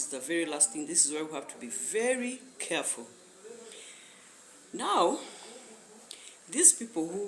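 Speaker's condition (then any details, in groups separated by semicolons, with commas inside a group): No condition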